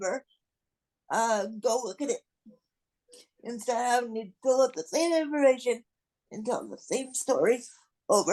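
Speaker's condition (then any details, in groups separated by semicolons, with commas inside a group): Cerebral palsy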